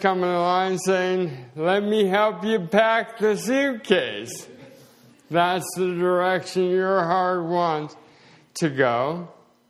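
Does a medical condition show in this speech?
Yes: slowed speech, swallowing problems; reading down about 30 words per minute last year, 50 over two years.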